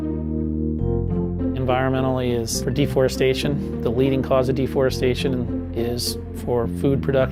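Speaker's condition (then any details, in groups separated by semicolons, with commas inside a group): No condition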